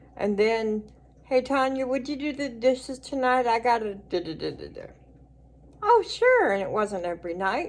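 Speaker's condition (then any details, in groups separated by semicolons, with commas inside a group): Cerebral palsy; speech noticeably atypical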